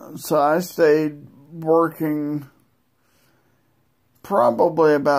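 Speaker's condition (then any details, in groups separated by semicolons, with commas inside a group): Multiple sclerosis; no control over legs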